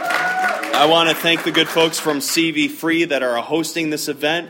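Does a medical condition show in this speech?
No.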